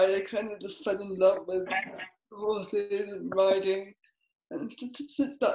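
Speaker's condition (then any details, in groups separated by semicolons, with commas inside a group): Cerebral palsy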